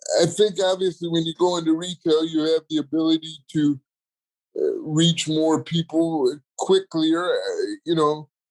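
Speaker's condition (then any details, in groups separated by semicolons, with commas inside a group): Cerebral palsy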